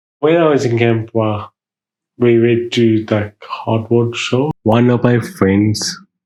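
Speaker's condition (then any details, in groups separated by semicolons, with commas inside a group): Mild cerebral palsy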